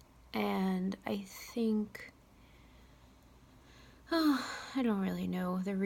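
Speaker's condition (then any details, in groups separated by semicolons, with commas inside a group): No condition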